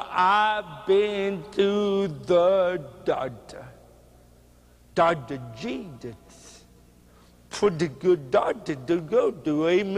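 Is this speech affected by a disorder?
Yes: cerebral palsy; speech hard to understand.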